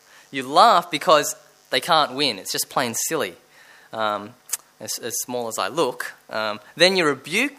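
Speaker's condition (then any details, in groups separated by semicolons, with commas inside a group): No condition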